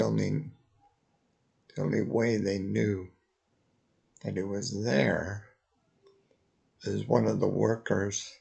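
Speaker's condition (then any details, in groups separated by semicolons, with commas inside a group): Multiple sclerosis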